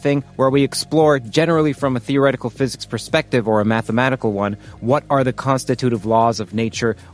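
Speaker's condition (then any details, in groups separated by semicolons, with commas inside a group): No condition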